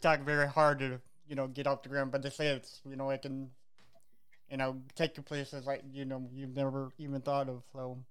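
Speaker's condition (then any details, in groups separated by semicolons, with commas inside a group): Cerebral palsy; visible physical disability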